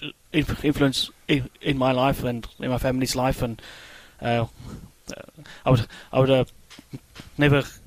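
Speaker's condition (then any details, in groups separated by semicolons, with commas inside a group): Stutter; childhood onset after rat poison ingestion and near-fatal hospitalization, Dr. Bird, Blank Center: genetic, incurable; adult, stuttering over 20-25 years, learned four years ago not curable; severe in childhood, withdrew socially, avoided telephone and public speaking; repeated sounds, repeated words, prolonged sounds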